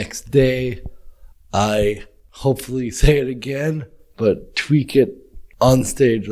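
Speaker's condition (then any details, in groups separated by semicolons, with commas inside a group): Cerebral palsy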